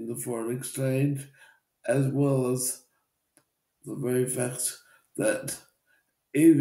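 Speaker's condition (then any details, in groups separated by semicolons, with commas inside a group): Cerebral palsy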